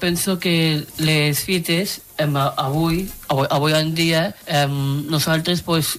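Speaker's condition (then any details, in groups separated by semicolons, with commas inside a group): Down syndrome; genetic, three copies of chromosome 21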